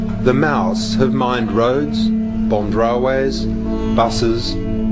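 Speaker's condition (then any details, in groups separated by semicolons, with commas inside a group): No condition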